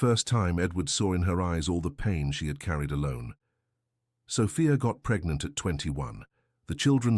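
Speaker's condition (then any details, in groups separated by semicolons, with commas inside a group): No condition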